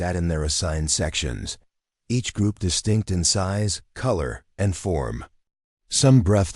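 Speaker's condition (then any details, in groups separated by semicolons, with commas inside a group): No condition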